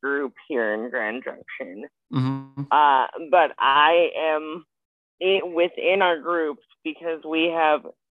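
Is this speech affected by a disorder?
Yes: spastic quadriplegic cerebral palsy; brain-body communication misfire, uses wheelchair, not paralysis, full body sensation; age 27.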